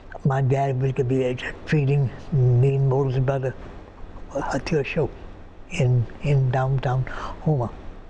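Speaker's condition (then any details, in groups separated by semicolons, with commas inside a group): Partial right-side paralysis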